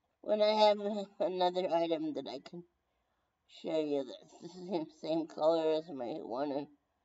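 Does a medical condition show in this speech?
Yes: brain injury.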